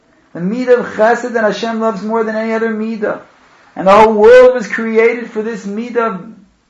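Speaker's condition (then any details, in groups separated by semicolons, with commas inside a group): No condition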